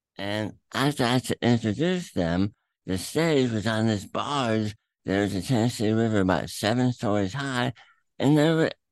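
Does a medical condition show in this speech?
Yes: throat cancer, tumor through tongue, attached to epiglottis; checkups at Erlanger Medical Center Chattanooga.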